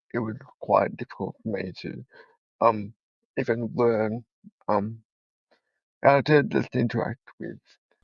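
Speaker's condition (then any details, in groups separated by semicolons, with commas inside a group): Cerebral palsy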